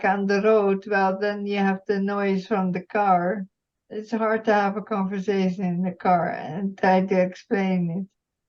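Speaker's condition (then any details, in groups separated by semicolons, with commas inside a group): Multiple system atrophy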